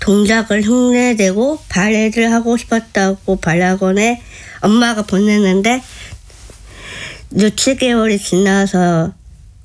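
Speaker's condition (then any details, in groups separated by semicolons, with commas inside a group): Down syndrome; congenital, body shape changes ended ballet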